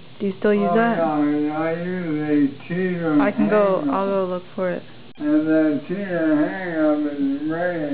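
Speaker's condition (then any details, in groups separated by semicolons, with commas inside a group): ALS; voice changed dramatically, short of breath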